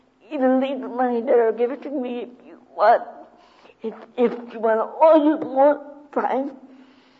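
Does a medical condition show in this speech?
Yes: cerebral palsy.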